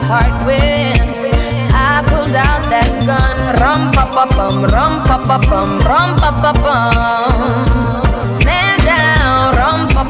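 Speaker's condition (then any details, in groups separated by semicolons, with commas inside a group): No condition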